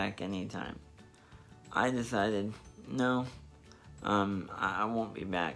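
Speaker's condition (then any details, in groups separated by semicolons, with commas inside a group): Spastic diplegia cerebral palsy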